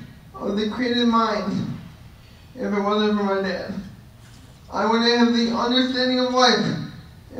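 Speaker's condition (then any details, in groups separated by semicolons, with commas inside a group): Cerebral palsy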